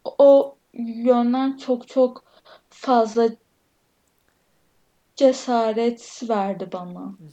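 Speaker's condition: Stuttering; other stutterers in family, attends stuttering self-help groups; stuttering a lot during recording; frequent part-word and syllable repetitions, fillers, heavy stuttering; blocks

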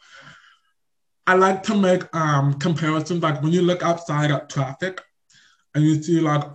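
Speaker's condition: Deaf or hard of hearing; invisible deafness, on deaf spectrum, does not hear everything, family not fluent in signing; looks around to make sure of hearing everything

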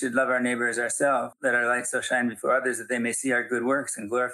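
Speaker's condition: Parkinson's; still teaching and speaking publicly

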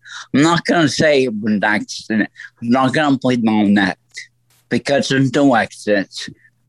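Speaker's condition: Stroke; voice affected

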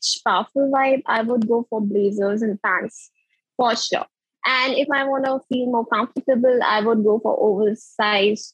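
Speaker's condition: No condition

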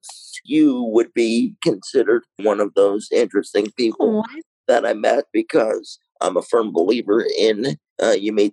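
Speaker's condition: Cerebral palsy, mild

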